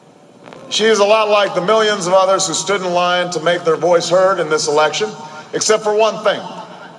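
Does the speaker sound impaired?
No.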